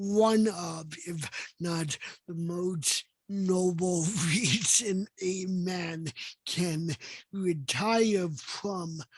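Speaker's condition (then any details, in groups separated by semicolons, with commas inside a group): Cerebral palsy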